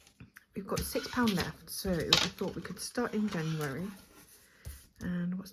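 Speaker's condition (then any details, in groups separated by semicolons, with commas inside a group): No condition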